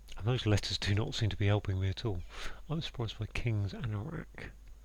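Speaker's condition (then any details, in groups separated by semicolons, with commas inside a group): No condition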